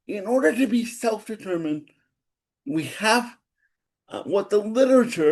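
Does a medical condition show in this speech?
Yes: cerebral palsy.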